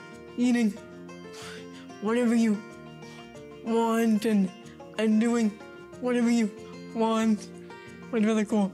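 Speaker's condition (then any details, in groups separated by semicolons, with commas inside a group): Cerebral palsy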